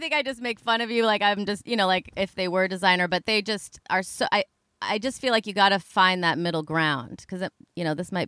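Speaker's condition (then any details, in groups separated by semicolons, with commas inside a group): No condition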